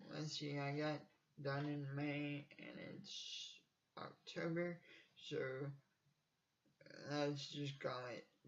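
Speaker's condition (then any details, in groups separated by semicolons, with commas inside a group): Cerebral palsy; from birth, uses wheelchair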